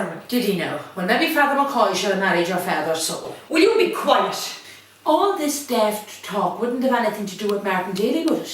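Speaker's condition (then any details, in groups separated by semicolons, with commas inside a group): No condition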